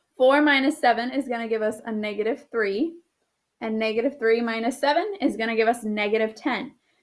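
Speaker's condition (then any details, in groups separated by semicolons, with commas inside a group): No condition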